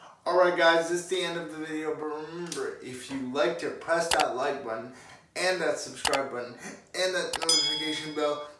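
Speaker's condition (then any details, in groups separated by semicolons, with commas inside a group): Cerebral palsy; uses wheelchair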